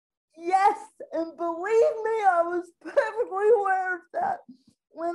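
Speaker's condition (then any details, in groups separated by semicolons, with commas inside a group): Spastic quadriplegic cerebral palsy; from being born three months premature, full-time electric wheelchair user; affects all of daily life, requires support with every aspect of daily life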